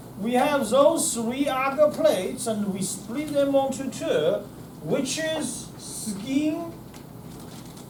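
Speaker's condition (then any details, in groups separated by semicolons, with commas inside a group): No condition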